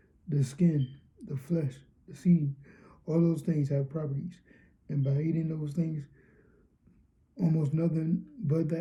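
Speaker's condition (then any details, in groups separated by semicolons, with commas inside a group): Cerebral palsy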